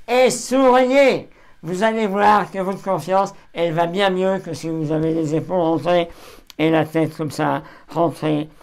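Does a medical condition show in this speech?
Yes: throat cancer surgery; no speech two months post-surgery, then severe pronunciation defect.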